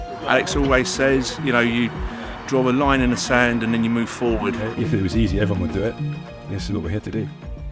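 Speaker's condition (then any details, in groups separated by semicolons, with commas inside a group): No condition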